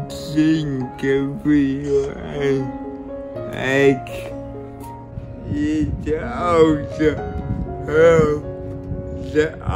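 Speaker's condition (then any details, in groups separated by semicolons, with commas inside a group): Cerebral palsy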